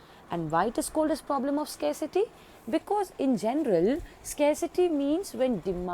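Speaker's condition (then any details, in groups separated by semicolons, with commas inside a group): No condition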